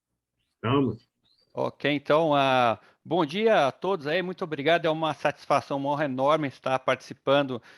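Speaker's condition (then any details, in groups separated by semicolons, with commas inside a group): No condition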